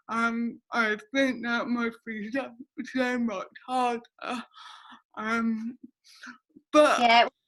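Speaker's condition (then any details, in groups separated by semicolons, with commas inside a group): Cerebral palsy; affects speech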